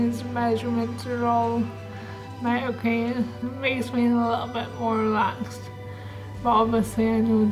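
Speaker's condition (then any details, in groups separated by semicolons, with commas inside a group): Motor neurone disease; onset in left hand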